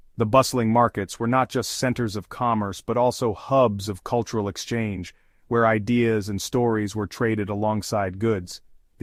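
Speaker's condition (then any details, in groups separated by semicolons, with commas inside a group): No condition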